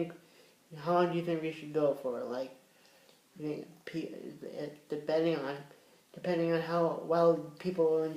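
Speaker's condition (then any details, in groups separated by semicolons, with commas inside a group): Cerebral palsy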